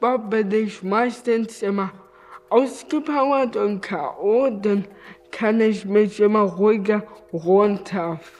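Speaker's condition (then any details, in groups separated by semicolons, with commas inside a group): Speech and language disorder; born prematurely, reading, spelling and perception disorders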